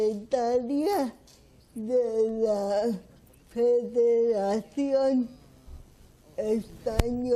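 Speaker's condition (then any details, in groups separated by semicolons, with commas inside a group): Cerebral palsy; speaks with difficulty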